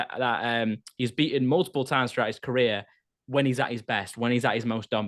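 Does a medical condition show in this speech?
No.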